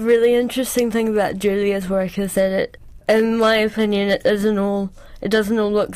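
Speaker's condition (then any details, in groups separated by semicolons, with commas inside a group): Cerebral palsy; cerebral palsy since childhood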